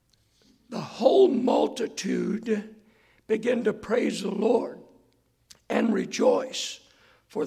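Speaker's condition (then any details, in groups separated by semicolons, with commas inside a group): Hoarseness after vocal cord surgery; not smooth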